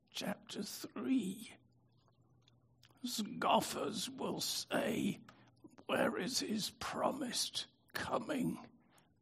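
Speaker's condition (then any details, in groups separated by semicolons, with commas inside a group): Spasmodic dystonia; affected voice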